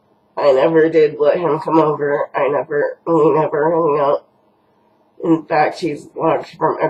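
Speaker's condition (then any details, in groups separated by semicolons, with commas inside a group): Cerebral palsy; from birth; housebound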